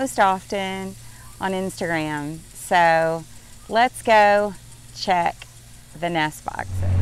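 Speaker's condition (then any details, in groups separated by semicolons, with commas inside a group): No condition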